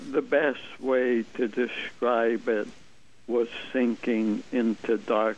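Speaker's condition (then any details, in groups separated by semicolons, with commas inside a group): ALS; ALS diagnosed 2001, limb onset, muscle twitches and hand weakness at onset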